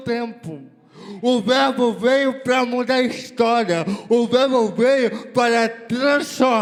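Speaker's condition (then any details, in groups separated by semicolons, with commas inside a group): Cerebral palsy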